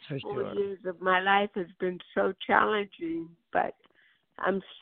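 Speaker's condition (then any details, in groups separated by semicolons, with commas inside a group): Cerebral palsy; birth onset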